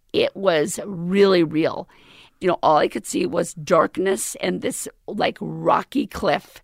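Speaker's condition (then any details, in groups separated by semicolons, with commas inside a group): Vocal fold paralysis, left vocal cord; palatal adhesion with implant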